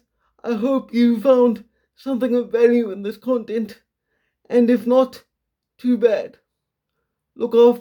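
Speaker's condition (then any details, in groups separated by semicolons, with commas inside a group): Quadriplegic cerebral palsy, severe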